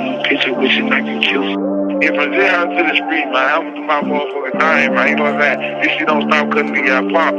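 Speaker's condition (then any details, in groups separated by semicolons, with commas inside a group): No condition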